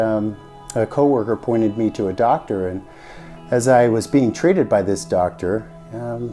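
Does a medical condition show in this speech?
No.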